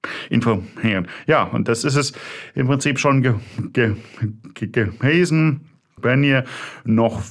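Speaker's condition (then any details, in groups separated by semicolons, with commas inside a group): Stuttering; choppy, repetitions, blocks, cannot coordinate speech components, body tenses during blocks, throat sometimes hurts, fluent when singing; repeated sounds, prolonged sounds, blocks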